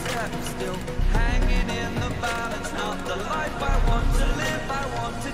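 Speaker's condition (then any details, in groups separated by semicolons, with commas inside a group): No condition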